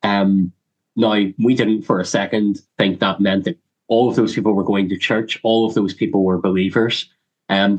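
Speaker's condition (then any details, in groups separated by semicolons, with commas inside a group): Cleft lip and palate; congenital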